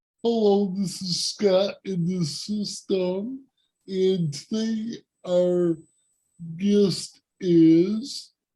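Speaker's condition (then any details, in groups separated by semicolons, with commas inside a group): Cerebral palsy; present from birth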